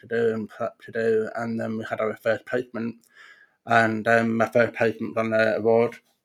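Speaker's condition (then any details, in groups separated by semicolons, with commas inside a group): Profound deafness; congenital profound deafness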